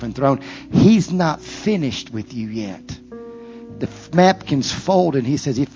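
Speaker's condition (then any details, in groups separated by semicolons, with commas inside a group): No condition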